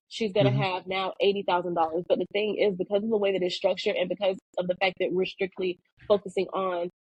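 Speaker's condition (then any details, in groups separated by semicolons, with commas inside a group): No condition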